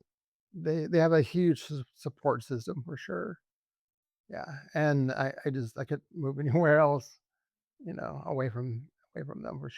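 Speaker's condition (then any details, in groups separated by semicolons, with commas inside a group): ALS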